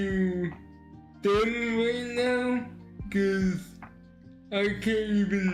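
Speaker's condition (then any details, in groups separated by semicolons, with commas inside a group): Cerebral palsy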